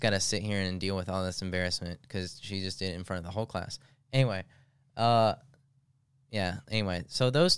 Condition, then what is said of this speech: No condition.